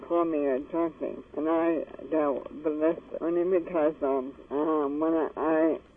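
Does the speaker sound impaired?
Yes: ALS; ALS diagnosed 1986, 23 years ago, given 3 to 5 years, major decline in first 3 years, wheelchair user; lost ability to cough, choked on saliva, choking resolved with cannabis, speech improved.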